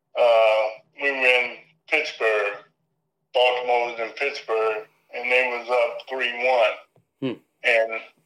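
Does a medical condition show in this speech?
Yes: Parkinson's disease; left knee replaced, rehabilitation after replacement; symptoms vary day to day, some days legs feel good.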